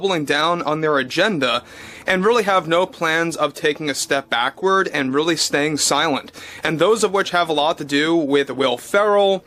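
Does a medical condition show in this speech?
No.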